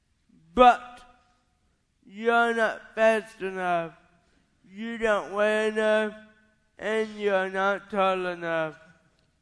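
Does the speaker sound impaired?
Yes: cerebral palsy; onset about 30 to 40 days after birth, caused by parents' lifestyle, not birth defects, lifelong, white plastic braces on both legs in childhood.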